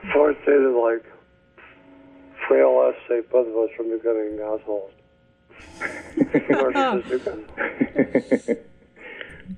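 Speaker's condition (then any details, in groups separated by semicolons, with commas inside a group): ALS; speech getting worse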